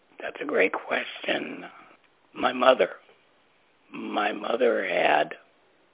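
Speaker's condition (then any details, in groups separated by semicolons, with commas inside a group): Laryngectomy; voice box surgically removed after cancer at young age; learned to talk differently, different tone of voice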